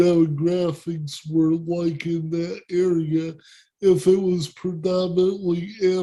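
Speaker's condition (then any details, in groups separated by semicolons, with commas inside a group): Cerebral palsy; speech impairment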